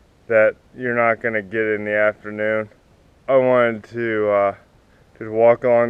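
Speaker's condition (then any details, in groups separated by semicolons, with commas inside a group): Cerebral palsy; spastic, affects walking and legs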